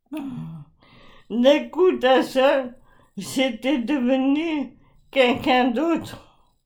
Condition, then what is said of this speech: ALS (motor neuron disease). Et comme vous pouvez l'entendre, ma voix est vraiment, vraiment touchée.